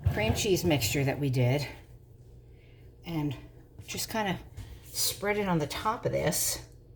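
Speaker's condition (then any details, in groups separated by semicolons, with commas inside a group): No condition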